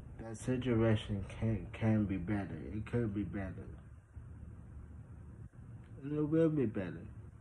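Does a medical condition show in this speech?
Yes: traumatic brain injury.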